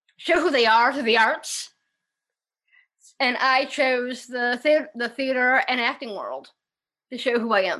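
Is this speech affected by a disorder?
Yes: Down syndrome; developmental disability.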